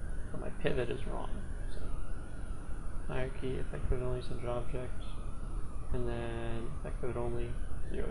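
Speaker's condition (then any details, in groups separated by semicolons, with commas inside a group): No condition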